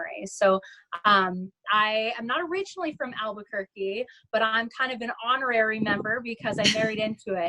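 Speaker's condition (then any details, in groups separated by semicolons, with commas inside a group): No condition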